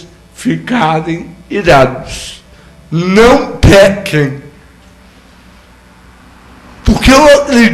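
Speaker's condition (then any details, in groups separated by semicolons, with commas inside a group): Cerebral palsy; no speech as child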